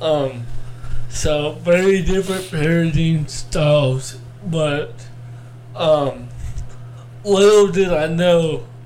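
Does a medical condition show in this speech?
Yes: cerebral palsy; audible speech impediment, speech only affected function.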